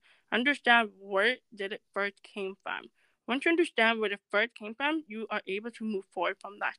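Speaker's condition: Deafness; family arranged speech therapy to help speak clearly, audiologist warned of possible speech delay

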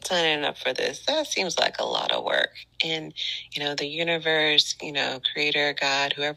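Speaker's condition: No condition

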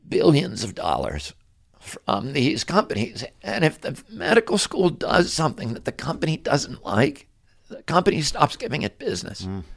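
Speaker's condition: Spasmodic dystonia; voice affected

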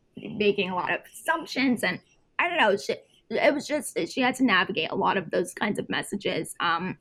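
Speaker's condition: Tracheostomy; tracheostomy tube for breathing, had whole life, nurse accompanied through childhood; uses tracheostomy tube to breathe, age 28

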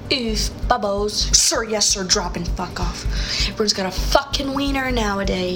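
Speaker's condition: Tourette's; holding tics in burns, can lead to tic attack; frequent vocal tics in clip, worse when overwhelmed or in grocery store; speech interrupted by vocal tics, oof, achoo sneezing, fuck off, insults

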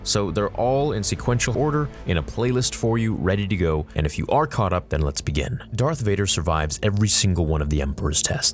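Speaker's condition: No condition

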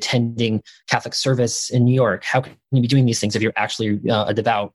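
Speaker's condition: No condition

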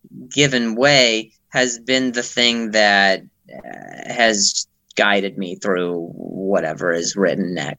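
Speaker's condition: Stutter; severe early in comedy career; voice used to be very slow, now much better; blocks

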